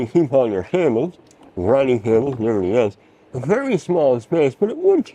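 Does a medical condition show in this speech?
Yes: mouth cancer surgery.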